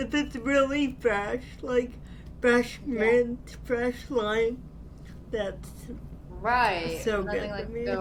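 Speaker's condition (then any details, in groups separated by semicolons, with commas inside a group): Cerebral palsy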